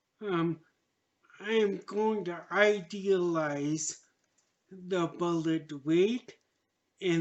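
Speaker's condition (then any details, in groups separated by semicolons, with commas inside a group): Traumatic brain injury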